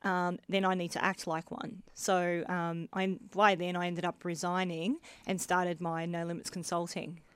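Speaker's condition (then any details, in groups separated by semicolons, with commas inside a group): Bilateral cleft lip and palate; congenital bilateral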